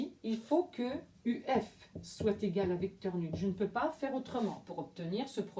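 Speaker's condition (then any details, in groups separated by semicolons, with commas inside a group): No condition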